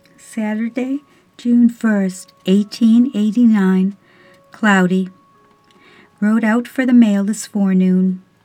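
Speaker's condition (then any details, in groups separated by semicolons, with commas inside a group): No condition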